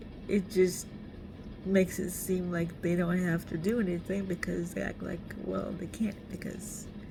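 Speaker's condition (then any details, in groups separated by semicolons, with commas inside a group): Cerebral palsy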